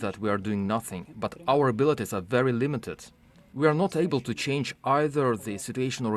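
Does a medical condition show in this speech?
No.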